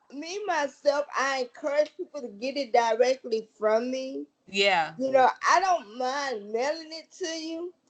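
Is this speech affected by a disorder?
Yes: cerebral palsy.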